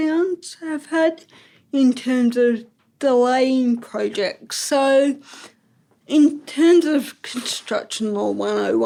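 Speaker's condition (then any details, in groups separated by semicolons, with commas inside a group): Ataxic cerebral palsy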